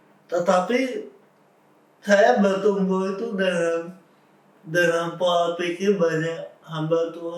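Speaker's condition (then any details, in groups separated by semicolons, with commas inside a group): Cerebral palsy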